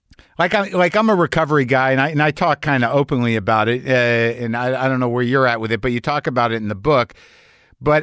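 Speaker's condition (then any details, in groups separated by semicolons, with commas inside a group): No condition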